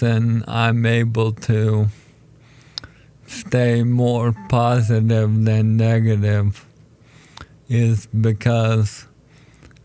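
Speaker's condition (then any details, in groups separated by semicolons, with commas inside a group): ALS; told condition is terminal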